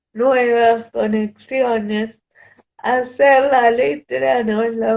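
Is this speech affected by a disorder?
Yes: cerebral palsy; respiratory arrest at birth.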